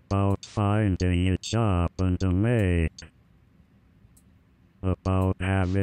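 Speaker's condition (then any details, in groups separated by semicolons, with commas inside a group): Amyotrophic lateral sclerosis; bulbar onset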